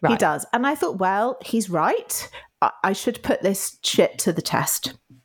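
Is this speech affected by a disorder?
No.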